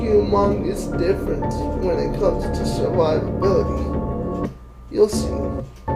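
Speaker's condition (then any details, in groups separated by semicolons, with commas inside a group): Cerebral palsy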